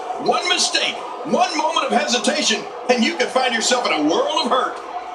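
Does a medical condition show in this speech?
No.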